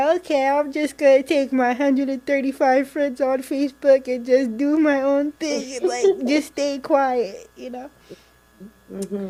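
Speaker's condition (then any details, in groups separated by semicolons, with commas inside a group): Cerebral palsy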